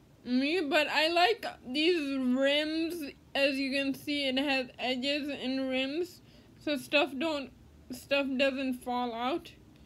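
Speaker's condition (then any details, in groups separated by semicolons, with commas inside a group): Cerebral palsy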